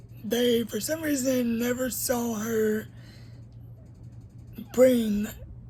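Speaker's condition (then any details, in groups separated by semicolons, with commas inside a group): Cerebral palsy; uses a wheelchair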